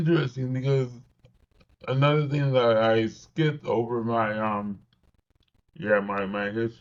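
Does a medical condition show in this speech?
Yes: cerebral palsy.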